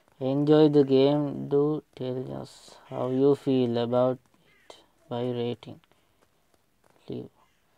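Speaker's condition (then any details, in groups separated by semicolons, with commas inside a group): No condition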